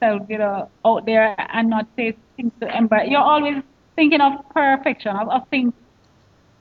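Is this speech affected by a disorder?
Yes: stuttering; stuttering since childhood, familial, father Thomas and an aunt stutter, only one of father's seven children affected; stutters on own first name, uses substitute name, stutters more when upset, feels panic when stuttering; here repeated words, prolonged sounds.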